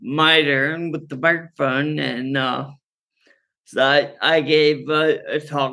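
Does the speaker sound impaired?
Yes: Friedreich's ataxia; progressive, managed with cannabis for neuropathic pain, muscle relaxing, sleep; ataxia worse when not well-rested.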